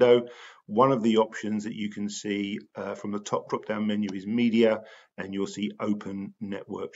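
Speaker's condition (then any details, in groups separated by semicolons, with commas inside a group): No condition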